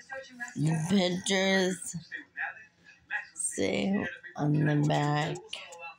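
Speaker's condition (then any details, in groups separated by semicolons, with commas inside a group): Muscular dystrophy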